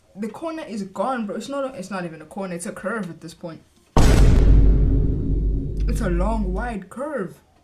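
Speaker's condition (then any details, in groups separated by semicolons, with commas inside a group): No condition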